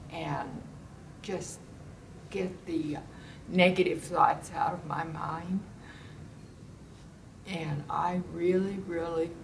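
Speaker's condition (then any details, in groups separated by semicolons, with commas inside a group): Primary progressive multiple sclerosis; tai chi, big symptom improvement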